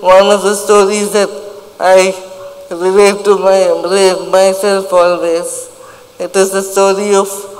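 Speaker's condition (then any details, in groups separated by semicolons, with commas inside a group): Cerebral palsy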